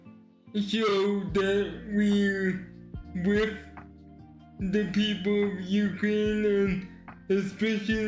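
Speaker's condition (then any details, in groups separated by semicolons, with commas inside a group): Cerebral palsy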